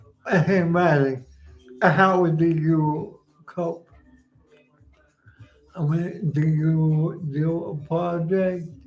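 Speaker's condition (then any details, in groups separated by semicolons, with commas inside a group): Cerebral palsy; uses wheelchair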